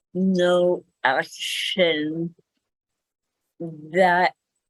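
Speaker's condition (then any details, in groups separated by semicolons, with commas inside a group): Cerebral palsy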